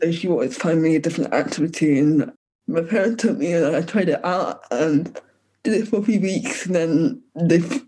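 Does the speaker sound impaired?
Yes: cerebral palsy; cerebral palsy from birth.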